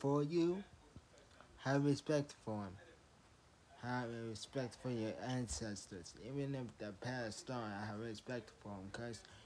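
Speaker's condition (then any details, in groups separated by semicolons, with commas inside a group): Traumatic brain injury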